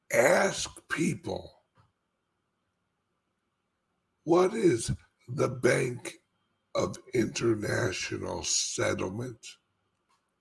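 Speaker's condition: Speech impediment; slight speech impediment; raspy voice attributed to talking so much; says barely able to talk, calls self horrible singer

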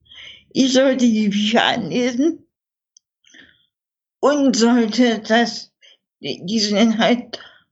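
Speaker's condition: Infantile cerebral palsy, spastic; tracheotomy during double pneumonia

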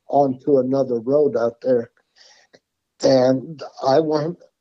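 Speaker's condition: Parkinson's; formerly voice tremor, hard to understand, lost track after 2-3 sentences, now talks at length

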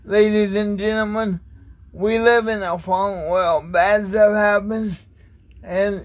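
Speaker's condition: Cerebral palsy

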